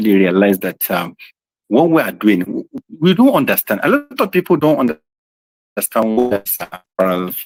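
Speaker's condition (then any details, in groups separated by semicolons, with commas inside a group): No condition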